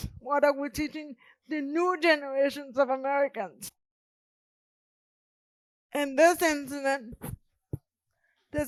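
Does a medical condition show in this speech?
Yes: cerebral palsy; present from birth.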